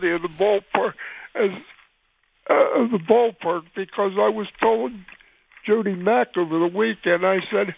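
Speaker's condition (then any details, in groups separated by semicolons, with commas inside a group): Cerebral palsy; unable to walk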